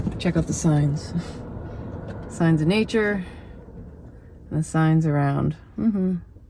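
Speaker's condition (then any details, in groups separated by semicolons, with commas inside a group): No condition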